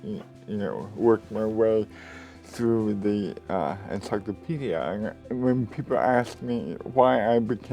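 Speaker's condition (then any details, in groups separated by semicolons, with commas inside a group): Cerebral palsy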